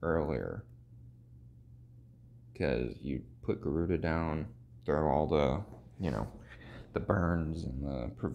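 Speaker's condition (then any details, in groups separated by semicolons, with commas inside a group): No condition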